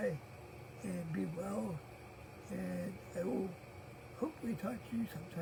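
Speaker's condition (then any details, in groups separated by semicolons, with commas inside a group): Cerebral palsy; present since birth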